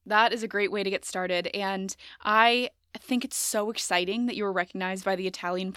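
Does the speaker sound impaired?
No.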